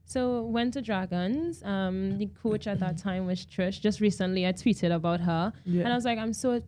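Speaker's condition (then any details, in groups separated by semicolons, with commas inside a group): No condition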